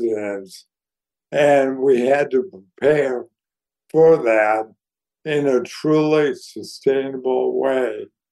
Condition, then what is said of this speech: ALS (motor neuron disease). He's helping to raise money for research into the disease with a group he founded called Target ALS, and you will hear that it does affect his voice.